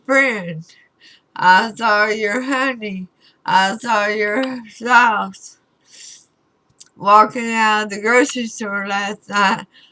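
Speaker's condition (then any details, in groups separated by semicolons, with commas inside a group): Throat cancer radiation damage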